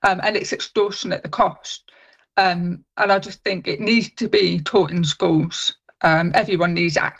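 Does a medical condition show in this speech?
Yes: deafness; cannot really understand speech sounds without hearing aids, learning level 3 sign language; following interview via live captions on Teams plus live transcription app.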